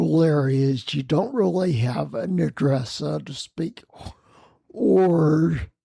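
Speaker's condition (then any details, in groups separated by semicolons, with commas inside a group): Spinocerebellar ataxia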